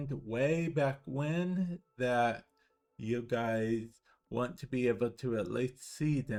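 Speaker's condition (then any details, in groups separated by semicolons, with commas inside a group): Cerebral palsy; affects speech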